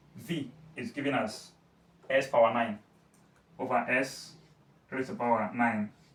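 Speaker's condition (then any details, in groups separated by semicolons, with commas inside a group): No condition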